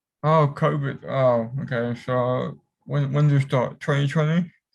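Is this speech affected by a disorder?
Yes: cerebral palsy; affects whole body; cramps.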